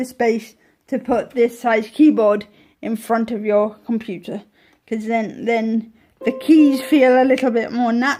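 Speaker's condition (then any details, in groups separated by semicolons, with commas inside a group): Cerebral palsy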